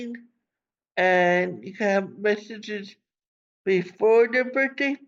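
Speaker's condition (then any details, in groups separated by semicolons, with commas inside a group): Cerebral palsy; from birth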